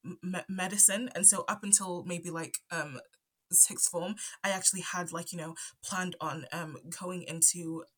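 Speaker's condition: Stutter; onset around age 5 after move from Zambia to UK, none before per parents, cause unknown; adult, ongoing stutter; stutters here and there, stutter affects talking, often stays quiet to avoid stuttering; prolonged sounds

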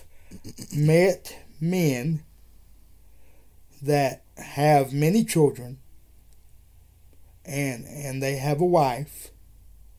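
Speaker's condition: Cerebral palsy; wheelchair user

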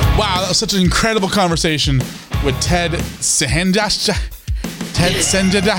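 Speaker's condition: No condition

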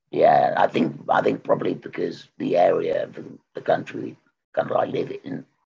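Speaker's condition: Total laryngectomy; squamous cell cancer right vocal cord, radiotherapy, recurrence, total laryngectomy at Churchill, stoma breathing, valve; about three years since diagnosis, new valve fitted yesterday by salt team; croaky voice five years before diagnosis, voice now very good, better than before, accent kept

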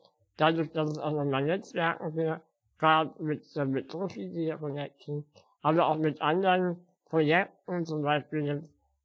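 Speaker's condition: Spinal muscular atrophy; physical disability

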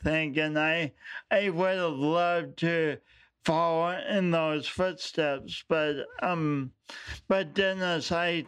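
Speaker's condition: Speech impediment; affects voice

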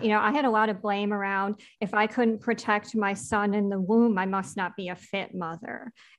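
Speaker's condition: Cleft palate; hearing retained, predicted deafness by around age two did not occur

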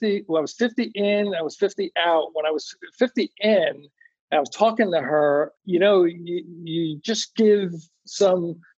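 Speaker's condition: Anomic aphasia after stroke; right side unable to move, initially global aphasia per SLPs, then Broca's, now anomic aphasia; initially could neither understand nor speak, first year only 1,000-1,500 words, now word-finding problems

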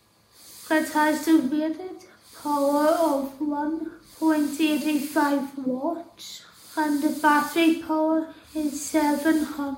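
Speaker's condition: Tracheostomy and ventilator dependent; can move only head

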